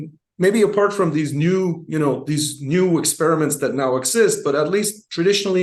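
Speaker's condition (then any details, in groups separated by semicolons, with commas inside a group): No condition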